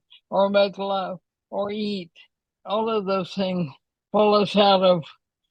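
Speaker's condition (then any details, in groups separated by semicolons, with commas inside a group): ALS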